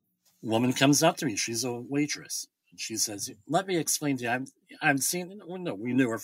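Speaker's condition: Bilateral cleft lip and palate

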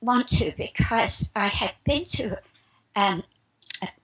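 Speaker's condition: Spasmodic dysphonia; recent healing attributed to geopathic stress removal from apartment

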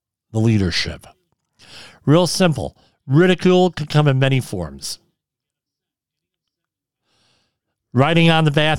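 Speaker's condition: Cleft lip and palate

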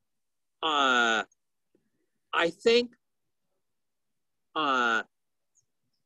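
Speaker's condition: Aphasia; aphasia after stroke, woke with whole right side paralyzed, talking improving each month and year; can talk, loses about half the words in conversation, frequent hesitations; initially no talking, now halting telegraphic speech, many fillers and pauses, missing words

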